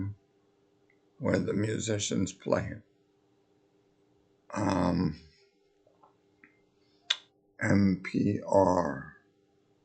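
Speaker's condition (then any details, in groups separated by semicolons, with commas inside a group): Multiple sclerosis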